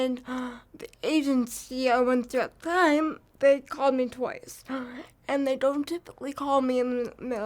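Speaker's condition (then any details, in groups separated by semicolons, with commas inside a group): Cerebral palsy; from birth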